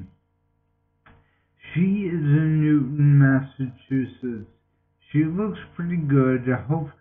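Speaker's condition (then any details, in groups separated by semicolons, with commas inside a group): Multiple sclerosis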